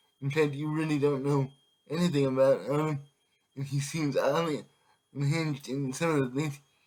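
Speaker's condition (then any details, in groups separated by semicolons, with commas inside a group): Cerebral palsy; affects all muscles; able to speak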